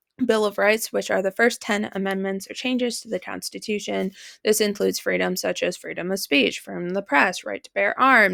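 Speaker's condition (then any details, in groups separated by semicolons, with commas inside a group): No condition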